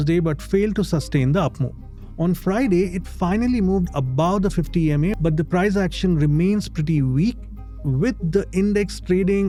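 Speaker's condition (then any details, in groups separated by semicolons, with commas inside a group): No condition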